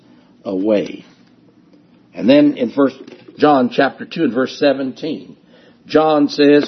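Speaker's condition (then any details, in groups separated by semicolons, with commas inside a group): No condition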